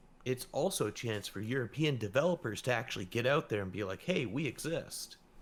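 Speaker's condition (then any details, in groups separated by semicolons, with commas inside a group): No condition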